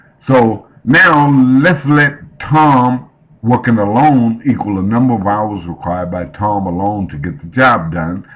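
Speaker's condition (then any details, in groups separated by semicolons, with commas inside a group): No condition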